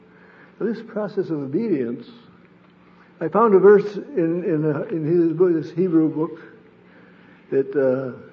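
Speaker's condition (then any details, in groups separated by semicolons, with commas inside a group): Parkinson's disease; sleep disrupted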